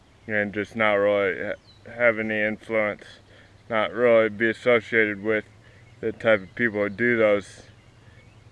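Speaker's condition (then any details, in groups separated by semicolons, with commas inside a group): Cerebral palsy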